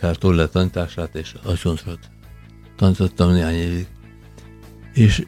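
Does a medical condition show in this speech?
Yes: Parkinson's disease; becomes emotional more easily as a symptom; harder for listeners to understand.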